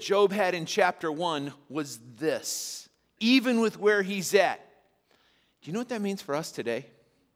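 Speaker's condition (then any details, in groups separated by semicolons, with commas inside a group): No condition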